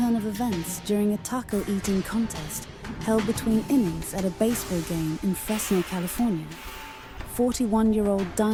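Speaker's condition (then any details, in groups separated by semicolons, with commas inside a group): No condition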